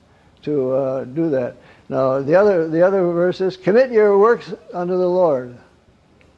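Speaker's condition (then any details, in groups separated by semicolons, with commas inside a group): Parkinson's; wakes at night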